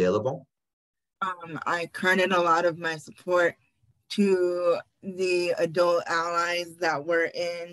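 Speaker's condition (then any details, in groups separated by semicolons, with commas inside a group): Cerebral palsy; birth brain injury, premature, wheelchair user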